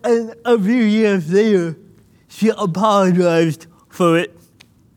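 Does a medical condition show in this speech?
Yes: cerebral palsy; birth oxygen loss.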